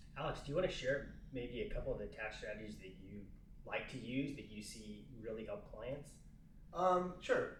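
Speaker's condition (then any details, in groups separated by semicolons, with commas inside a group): No condition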